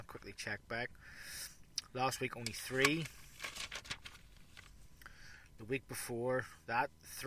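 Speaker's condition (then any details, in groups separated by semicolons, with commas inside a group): No condition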